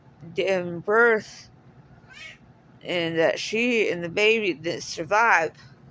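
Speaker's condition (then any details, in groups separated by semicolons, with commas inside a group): Cerebral palsy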